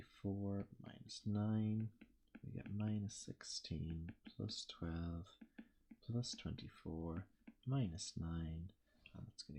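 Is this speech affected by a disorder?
No.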